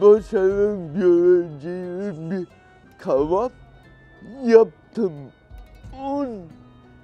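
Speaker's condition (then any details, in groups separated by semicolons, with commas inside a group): Cerebral palsy; umbilical cord entanglement at birth; sometimes needed pen and paper to communicate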